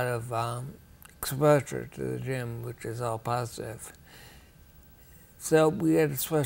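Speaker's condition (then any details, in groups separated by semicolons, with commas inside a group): Ataxia; rare, progressive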